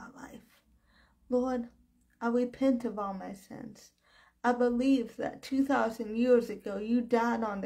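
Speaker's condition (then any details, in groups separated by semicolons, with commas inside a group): Cerebral palsy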